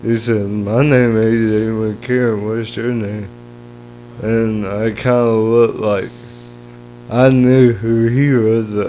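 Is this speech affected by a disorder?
Yes: cerebral palsy; lifelong.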